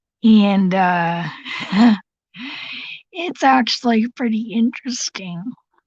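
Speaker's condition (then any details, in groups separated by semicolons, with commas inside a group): Cerebral palsy; since birth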